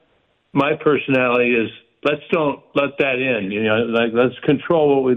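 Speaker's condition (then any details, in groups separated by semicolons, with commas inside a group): Parkinson's; stays active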